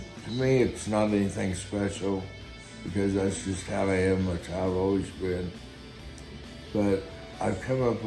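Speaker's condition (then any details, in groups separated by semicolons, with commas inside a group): Guillain-Barré syndrome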